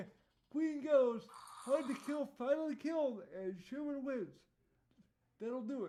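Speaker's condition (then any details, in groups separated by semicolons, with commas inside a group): Cerebral palsy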